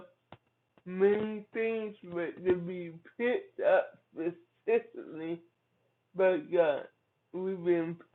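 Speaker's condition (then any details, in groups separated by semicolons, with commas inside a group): Cerebral palsy; from birth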